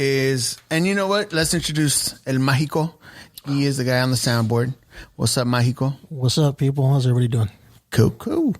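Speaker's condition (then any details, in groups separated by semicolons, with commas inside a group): No condition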